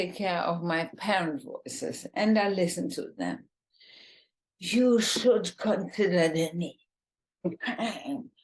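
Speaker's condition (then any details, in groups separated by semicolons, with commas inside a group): ALS, bulbar form, bulbar onset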